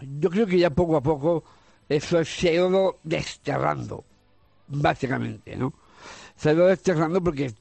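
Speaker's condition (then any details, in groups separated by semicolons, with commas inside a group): Down syndrome; congenital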